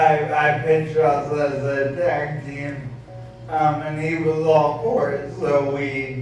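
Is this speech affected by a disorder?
Yes: ALS; voice sounds impaired.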